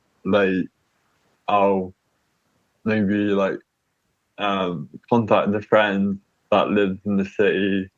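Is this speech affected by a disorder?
Yes: cerebral palsy.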